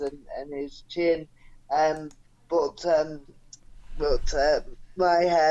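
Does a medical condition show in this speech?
Yes: cerebral palsy; non-progressive.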